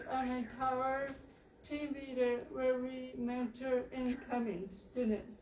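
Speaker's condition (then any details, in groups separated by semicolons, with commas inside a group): Cerebral palsy; physical disability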